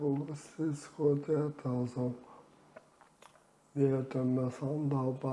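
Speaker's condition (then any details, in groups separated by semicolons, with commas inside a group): Amyotrophic lateral sclerosis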